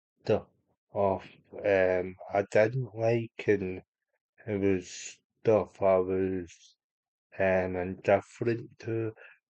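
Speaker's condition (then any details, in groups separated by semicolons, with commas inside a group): Cerebral palsy; unable to walk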